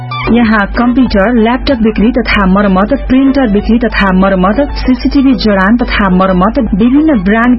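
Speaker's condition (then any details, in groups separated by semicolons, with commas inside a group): No condition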